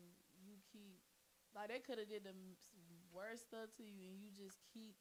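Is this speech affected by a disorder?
No.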